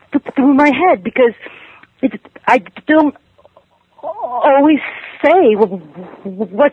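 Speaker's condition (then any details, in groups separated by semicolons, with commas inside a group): Stuttering; stuttering at ages 10 to 15; ongoing stuttering, attends NSA stuttering conferences; stays with stutter rather than changing words, speech tools mentally exhausting, hard to focus on message; repeated sounds, blocks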